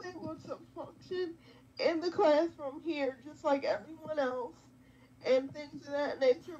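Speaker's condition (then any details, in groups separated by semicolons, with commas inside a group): Quadriplegic cerebral palsy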